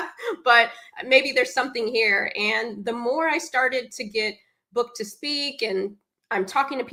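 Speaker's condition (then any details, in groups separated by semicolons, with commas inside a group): No condition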